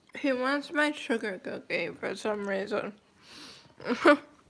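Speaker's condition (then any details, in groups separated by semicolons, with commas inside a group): Cerebral palsy, mild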